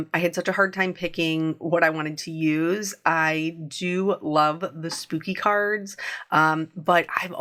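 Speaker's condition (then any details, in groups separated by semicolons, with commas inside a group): No condition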